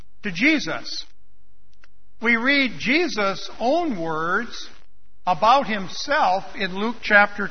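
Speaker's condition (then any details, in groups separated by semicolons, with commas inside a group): No condition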